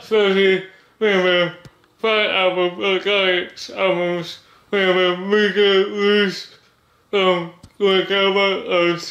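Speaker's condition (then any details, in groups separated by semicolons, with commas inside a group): Cerebral palsy; body affected; speech disability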